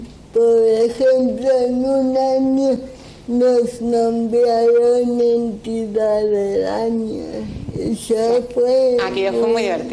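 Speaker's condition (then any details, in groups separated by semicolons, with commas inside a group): Cerebral palsy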